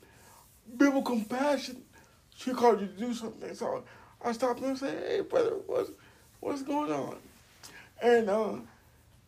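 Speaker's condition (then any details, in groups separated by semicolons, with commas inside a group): Cerebral palsy; uses wheelchair, age 42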